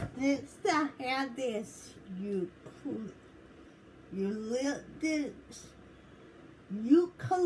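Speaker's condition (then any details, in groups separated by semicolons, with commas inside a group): Cerebral palsy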